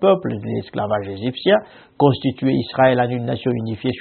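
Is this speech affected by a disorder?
No.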